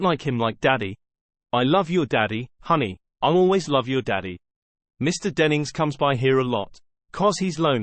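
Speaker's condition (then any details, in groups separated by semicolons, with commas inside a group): No condition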